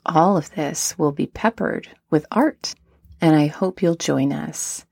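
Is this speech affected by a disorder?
No.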